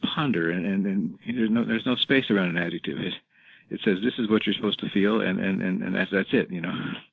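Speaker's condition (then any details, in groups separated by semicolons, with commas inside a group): Parkinson's disease, rigidity-predominant, no tremor; 11 years into illness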